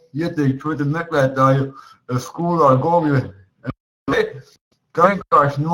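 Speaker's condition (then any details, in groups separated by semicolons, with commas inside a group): Cerebral palsy; since birth; speech not very clear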